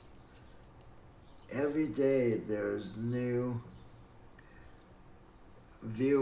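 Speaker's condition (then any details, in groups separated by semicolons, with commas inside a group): Cerebral palsy; breathing fine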